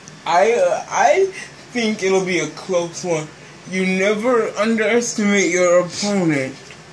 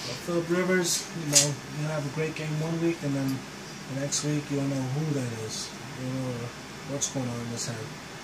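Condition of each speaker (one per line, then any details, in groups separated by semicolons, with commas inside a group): Cerebral palsy
No condition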